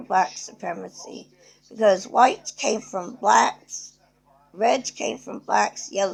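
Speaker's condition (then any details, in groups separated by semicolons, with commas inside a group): Cerebral palsy; present from birth, arthritic hips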